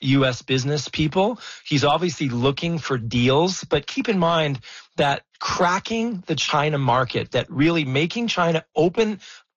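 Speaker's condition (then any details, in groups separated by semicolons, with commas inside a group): No condition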